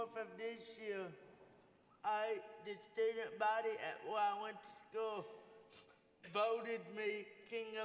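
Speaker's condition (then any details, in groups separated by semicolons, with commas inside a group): Cerebral palsy; from birth, uses wheelchair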